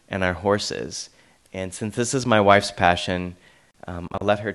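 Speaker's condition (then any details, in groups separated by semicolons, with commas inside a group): No condition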